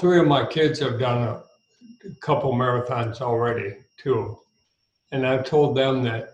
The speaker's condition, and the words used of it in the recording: ALS (motor neuron disease). I'm hearing an indicator in your voice that gives me concern.